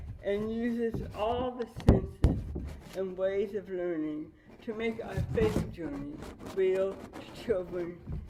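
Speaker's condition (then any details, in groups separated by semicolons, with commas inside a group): Cerebral palsy with dystonia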